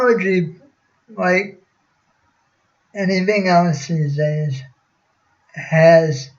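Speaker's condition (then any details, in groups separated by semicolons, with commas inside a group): Cerebral palsy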